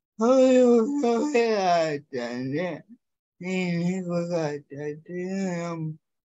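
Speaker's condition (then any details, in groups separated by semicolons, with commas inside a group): Cerebral palsy; physical disability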